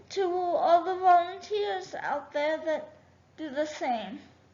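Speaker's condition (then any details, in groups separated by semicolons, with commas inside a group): Cerebral palsy; affects all four limbs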